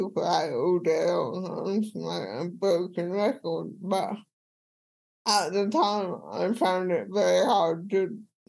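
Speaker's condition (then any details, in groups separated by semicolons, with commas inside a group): Cerebral palsy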